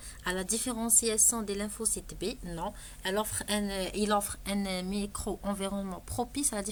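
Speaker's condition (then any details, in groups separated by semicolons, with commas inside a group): No condition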